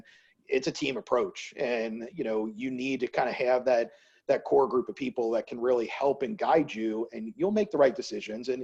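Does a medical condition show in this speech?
No.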